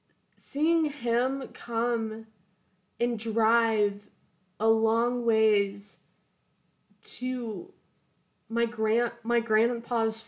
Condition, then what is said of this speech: Stuttering. But I was still a nervous wreck speaking.